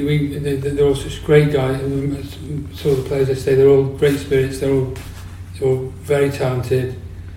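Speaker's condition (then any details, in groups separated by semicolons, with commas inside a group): Parkinson's disease; on medication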